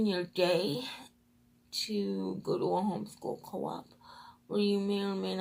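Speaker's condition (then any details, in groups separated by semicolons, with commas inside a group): Cerebral palsy, triplegia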